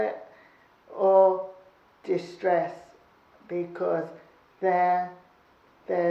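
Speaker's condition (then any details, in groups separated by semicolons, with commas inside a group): Cerebral palsy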